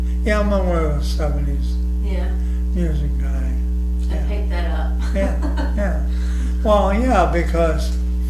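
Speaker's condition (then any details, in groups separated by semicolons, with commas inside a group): ALS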